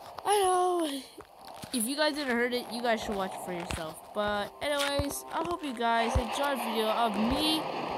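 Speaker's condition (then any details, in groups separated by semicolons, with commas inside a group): No condition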